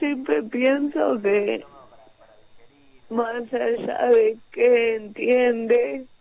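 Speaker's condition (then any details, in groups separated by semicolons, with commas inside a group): Cerebral palsy; manner of speaking and moving affected, prompting others' prejudice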